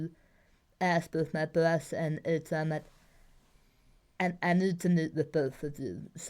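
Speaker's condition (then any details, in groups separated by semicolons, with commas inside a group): Tongue cancer surgery; tongue cancer twice, flap surgery, neck dissection, no tongue tip; post surgery, chemo, immunotherapy, radiation, tongue tethered, oral prosthesis; speech greatly impaired, improved with exercises, tongue barely moves, swallowing rehab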